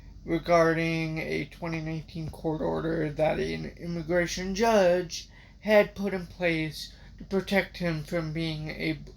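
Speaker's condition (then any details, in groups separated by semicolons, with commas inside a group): Cerebral palsy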